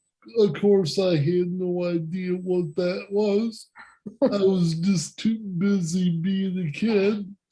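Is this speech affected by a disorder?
Yes: cerebral palsy; speech impairment.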